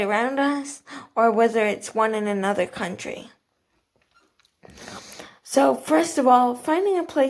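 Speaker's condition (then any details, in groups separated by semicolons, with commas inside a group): Cerebral palsy, athetoid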